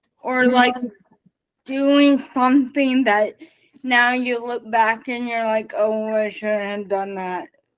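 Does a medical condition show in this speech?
Yes: spastic cerebral palsy, mixed.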